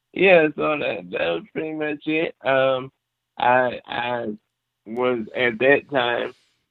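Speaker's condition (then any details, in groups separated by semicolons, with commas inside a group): Cerebral palsy; confined to wheelchair; speech sounds drunk or high to listeners, explains this upfront when phoning people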